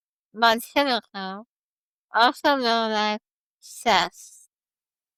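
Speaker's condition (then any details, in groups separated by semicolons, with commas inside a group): Spinal muscular atrophy type 1; most severe form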